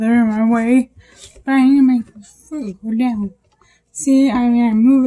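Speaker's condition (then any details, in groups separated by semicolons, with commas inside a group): Brain injury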